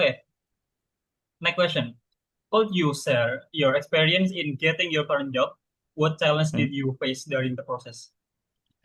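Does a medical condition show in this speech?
No.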